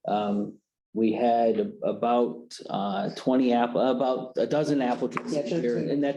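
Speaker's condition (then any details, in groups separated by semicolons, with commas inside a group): No condition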